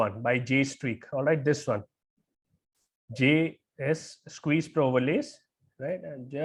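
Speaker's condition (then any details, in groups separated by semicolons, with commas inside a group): No condition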